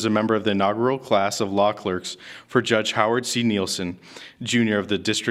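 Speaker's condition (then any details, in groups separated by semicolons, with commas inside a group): No condition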